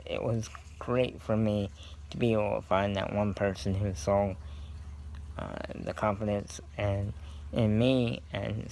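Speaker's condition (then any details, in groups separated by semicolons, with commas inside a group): Cerebral palsy; scoliosis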